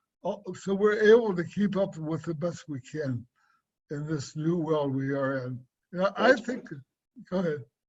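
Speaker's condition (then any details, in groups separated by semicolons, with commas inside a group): Cerebral palsy; affects speech and swallowing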